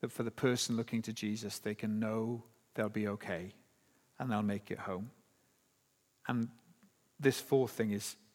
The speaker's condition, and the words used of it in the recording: No condition.